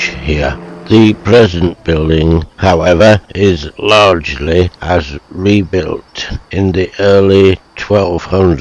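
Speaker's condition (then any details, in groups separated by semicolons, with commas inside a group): Motor neuron disease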